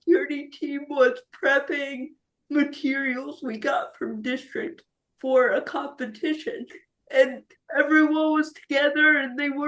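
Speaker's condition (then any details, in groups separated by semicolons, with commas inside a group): Cerebral palsy; spastic quadriplegic, severe, wheelchair user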